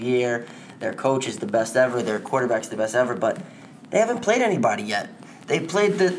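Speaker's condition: No condition

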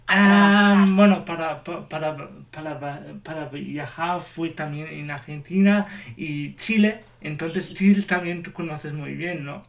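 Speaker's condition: Cerebral palsy

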